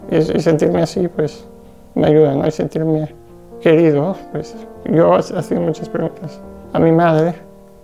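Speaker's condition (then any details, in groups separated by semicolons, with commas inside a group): Duchenne muscular dystrophy; degenerative, progressive loss of strength over time, past suffocation episode needing emergency care, later relapses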